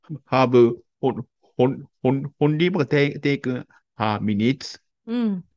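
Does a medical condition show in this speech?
Yes: stuttering; childhood onset, counselor visits at ages 6 and 8, father also stutters, self-help group from age 20; adult, still stutters; still stutters a lot, not fluent speaking in public; here repeated sounds.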